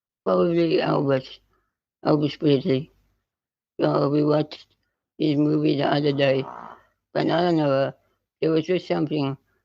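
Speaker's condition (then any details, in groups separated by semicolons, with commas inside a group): Spinal muscular atrophy type 2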